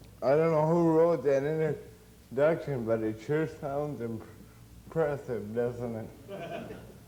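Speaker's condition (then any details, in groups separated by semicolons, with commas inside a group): Cerebral palsy; since birth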